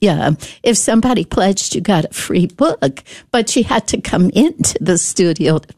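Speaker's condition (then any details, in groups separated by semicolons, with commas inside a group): Spasmodic dysphonia; voice problem, speech gets out of whack, still able to speak if careful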